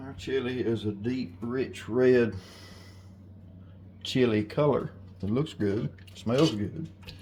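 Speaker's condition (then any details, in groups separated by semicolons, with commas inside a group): No condition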